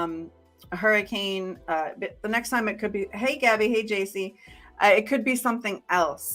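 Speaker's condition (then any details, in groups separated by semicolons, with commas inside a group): No condition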